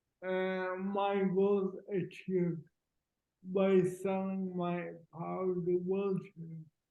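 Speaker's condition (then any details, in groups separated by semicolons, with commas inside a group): Cerebral palsy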